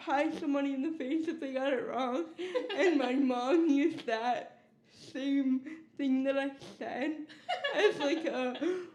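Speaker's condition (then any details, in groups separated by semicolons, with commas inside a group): Cerebral palsy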